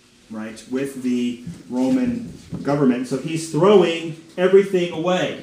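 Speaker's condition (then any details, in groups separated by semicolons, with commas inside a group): No condition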